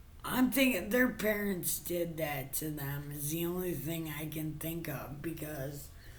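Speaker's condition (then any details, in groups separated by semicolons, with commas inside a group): Brain injury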